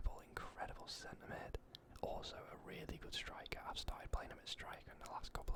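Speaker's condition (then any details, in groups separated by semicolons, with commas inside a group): No condition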